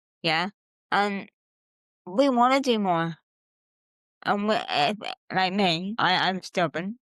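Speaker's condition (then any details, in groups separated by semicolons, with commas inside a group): Cerebral palsy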